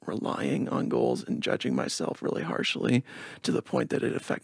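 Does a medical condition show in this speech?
Yes: spasmodic dysphonia; lower voice less consistent, higher pitch more pinched but words get out.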